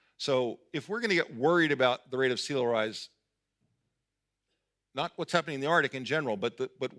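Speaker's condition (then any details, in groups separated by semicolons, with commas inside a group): No condition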